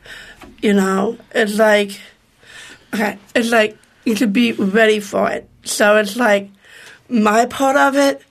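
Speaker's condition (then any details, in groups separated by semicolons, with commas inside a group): Down syndrome; born in Rochester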